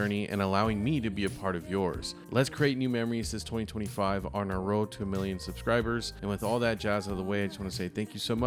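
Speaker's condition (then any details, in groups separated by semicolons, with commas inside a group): No condition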